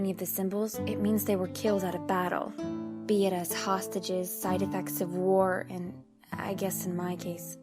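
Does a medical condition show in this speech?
No.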